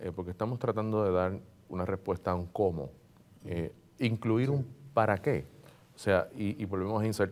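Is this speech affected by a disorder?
No.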